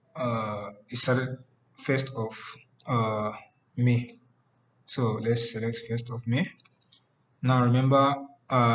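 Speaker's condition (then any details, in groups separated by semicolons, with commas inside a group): No condition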